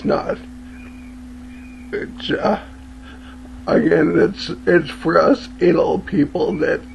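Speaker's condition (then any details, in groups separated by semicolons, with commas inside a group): Cerebellar ataxia from brain tumour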